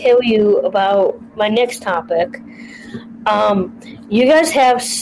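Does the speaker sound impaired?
Yes: Down syndrome; trisomy 21, congenital; age 32.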